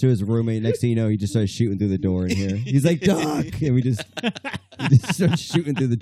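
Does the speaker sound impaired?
No.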